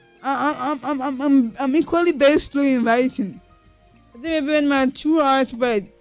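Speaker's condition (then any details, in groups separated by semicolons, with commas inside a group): Cerebral palsy; acquired, not from birth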